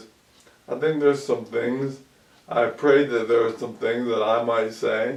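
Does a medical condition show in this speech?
Yes: ALS; about 2 years since onset.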